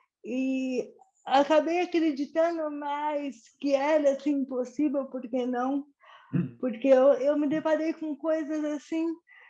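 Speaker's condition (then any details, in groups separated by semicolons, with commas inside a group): Cerebral palsy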